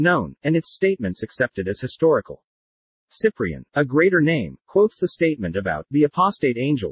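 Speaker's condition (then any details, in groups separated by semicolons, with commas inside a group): No condition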